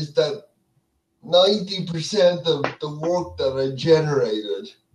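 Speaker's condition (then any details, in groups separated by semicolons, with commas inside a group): Cerebral palsy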